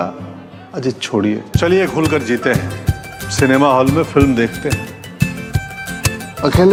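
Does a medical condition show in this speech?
No.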